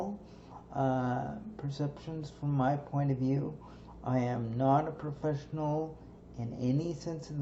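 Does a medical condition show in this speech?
Yes: cerebral palsy; stiff muscles.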